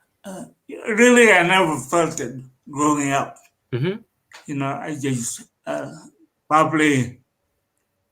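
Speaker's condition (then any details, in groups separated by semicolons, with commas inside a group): Cerebral palsy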